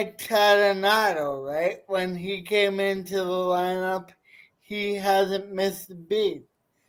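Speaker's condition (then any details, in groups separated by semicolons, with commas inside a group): Cerebral palsy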